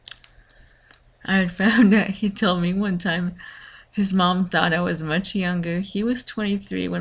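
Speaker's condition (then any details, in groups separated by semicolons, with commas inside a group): Cerebral palsy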